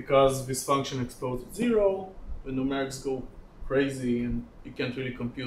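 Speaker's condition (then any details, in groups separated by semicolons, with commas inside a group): No condition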